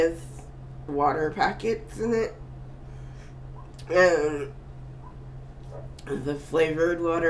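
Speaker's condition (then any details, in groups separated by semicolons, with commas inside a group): Cerebral palsy; first word not said quite right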